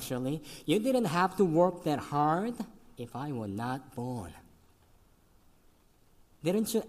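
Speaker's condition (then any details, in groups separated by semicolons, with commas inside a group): Cleft lip and palate, severe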